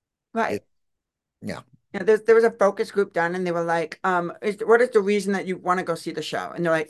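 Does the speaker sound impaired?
Yes: deaf; uses own voice.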